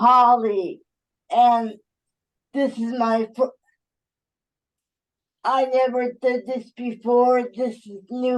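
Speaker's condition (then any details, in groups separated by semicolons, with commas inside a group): Cerebral palsy; uses wheelchair; regular medication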